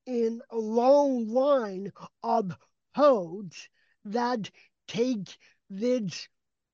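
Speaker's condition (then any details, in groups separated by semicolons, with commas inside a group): Cerebral palsy; developmental disability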